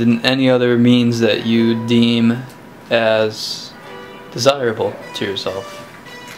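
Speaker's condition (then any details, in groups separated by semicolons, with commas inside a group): No condition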